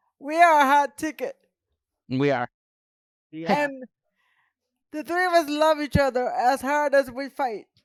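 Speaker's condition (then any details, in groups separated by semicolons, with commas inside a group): Cerebral palsy; present from birth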